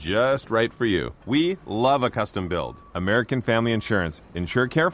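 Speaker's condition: No condition

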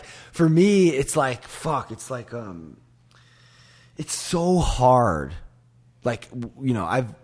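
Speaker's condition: No condition

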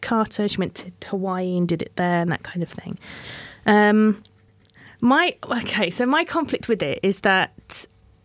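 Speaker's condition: No condition

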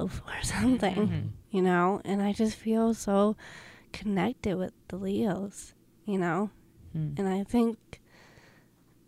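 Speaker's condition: Down syndrome; known since infancy

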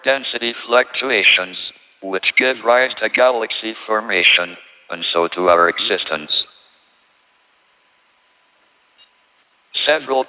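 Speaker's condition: ALS, tracheotomy, speech-generating device; tracheotomy after critical pneumonia during CERN visit, computerized speech synthesizer; speaks only through computerized speech synthesizer with American voice; lost voice due to tracheotomy, robotic American-accented synthesized voice, earlier natural speech deteriorated

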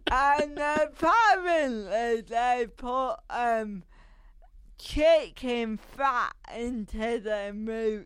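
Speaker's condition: Cerebral palsy

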